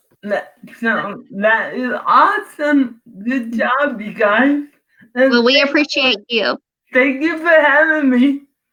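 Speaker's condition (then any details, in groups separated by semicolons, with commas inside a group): Cerebral palsy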